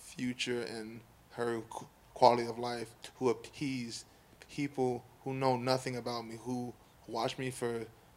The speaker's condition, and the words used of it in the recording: Stuttering. You know, and besides that, you know, if I did, I'd probably stutter and it would just come out wrong.